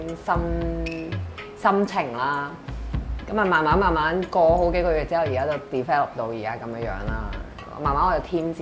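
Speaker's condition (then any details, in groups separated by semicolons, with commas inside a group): No condition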